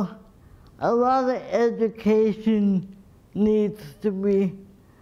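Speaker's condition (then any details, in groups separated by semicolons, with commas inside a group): Cerebral palsy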